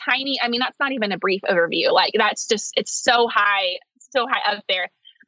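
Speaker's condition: No condition

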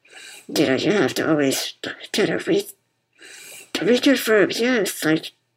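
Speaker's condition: Muscular dystrophy; diagnosed as toddler, uses wheelchair; wears bipap machine to help breathe, relies on others for most daily activities; bipap machine audible throughout conversation

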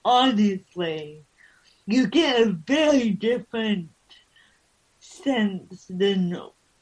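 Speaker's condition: Cerebral palsy

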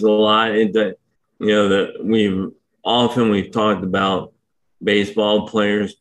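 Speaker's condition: ALS; hard to speak for long periods right now

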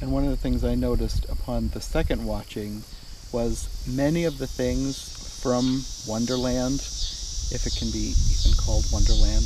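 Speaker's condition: No condition

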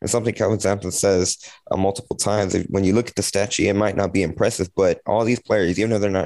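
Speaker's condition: No condition

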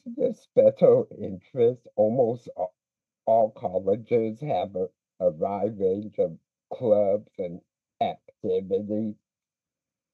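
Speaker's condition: Speech impediment

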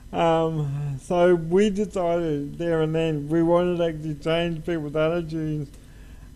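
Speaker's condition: Cerebral palsy; from birth, uses wheelchair, drummer despite condition; joining via Zoom

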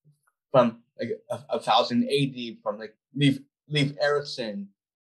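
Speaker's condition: Down syndrome; public speaker

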